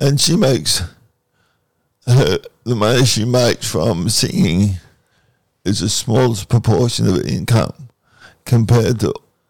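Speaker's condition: Cerebral palsy

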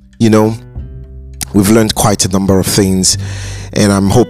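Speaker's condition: No condition

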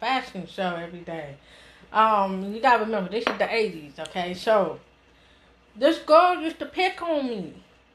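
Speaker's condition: Hearing loss; hears and speaks well

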